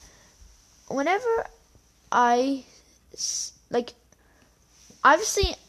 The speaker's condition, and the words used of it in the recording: Stuttering. And also, I have a slight stutter, I guess.